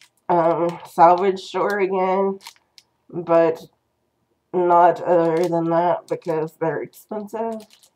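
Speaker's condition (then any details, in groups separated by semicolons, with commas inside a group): Cerebral palsy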